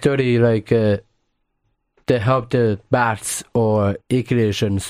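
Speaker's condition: Down syndrome; congenital, extra copy of chromosome 21; ears blocked during interview, asks for question to be repeated

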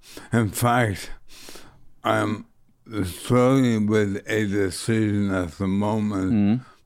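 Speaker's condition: Motor neuron disease; speaking takes effort

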